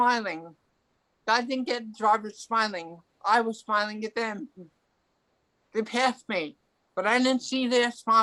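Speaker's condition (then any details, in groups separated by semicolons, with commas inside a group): Cerebral palsy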